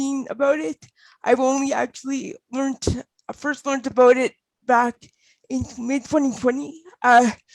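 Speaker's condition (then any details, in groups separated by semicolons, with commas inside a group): Cerebral palsy; mainly fine motor and speech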